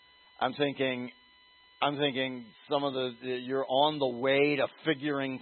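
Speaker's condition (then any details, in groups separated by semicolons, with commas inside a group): No condition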